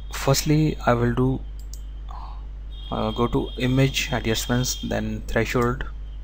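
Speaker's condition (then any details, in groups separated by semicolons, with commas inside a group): No condition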